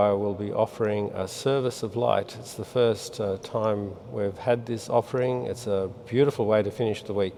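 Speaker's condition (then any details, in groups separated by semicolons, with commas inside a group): No condition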